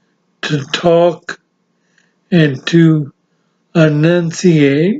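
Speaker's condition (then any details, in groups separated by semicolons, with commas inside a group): Severe brain injury; severe, ataxia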